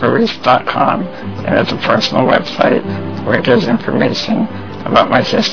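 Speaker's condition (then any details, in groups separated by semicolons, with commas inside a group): Spinal muscular atrophy; depends on voice for everything, uses voice recognition computer system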